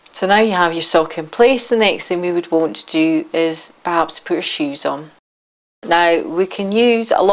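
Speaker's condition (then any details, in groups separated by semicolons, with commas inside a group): No condition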